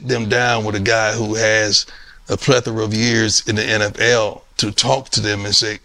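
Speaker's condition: No condition

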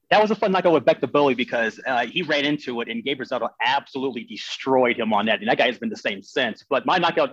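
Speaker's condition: No condition

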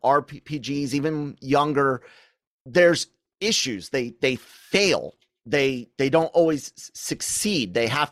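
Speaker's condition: Stutter; stutter reported as bad on day of recording; self-noted mid-sentence; repeated sounds, repeated words

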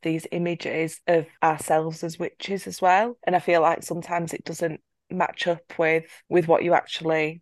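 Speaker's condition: No condition

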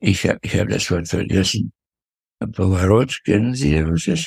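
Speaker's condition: Parkinson's disease; forgets words mid-sentence

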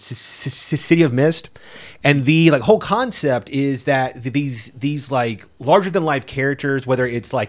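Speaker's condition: Stutter; repeated sounds, repeated words

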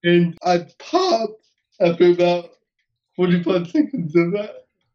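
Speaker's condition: Cerebral palsy; uses wheelchair, hearing intact

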